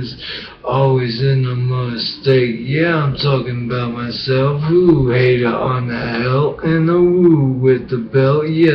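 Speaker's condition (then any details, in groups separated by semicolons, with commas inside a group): Brain injury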